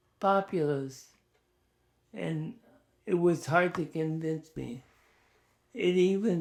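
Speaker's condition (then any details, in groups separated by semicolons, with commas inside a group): ALS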